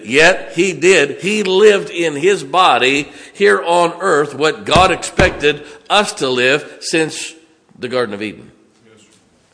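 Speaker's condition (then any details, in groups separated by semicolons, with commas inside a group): No condition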